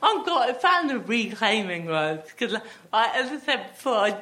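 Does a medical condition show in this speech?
Yes: athetoid cerebral palsy.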